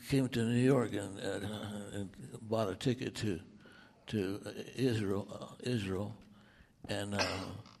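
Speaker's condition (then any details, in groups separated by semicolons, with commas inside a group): Parkinson's; over 14 years since onset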